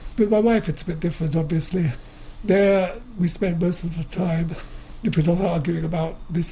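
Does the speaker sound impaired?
Yes: motor neuron disease; wheelchair user.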